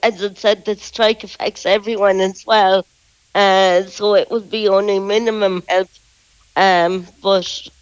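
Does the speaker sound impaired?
Yes: muscular dystrophy; physically disabled, needs personal assistants daily, slow getting out of bed, muscles stiffen in morning; catching breath after speaking.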